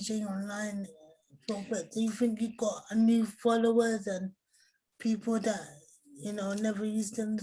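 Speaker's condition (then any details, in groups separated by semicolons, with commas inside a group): Cerebral palsy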